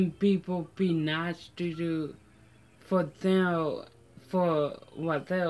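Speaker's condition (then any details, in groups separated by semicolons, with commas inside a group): Mild cerebral palsy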